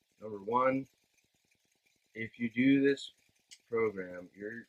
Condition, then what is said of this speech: No condition.